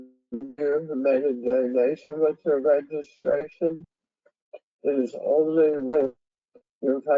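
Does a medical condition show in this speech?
Yes: head and neck cancer.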